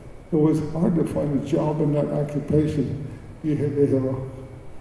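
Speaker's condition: Cerebral palsy; speech

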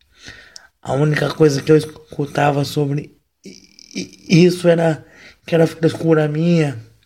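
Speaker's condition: Cerebral palsy, mild; wheelchair user

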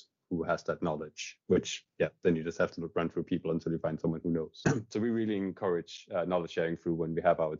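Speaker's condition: No condition

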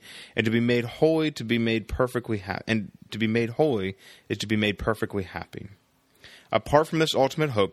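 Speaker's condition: No condition

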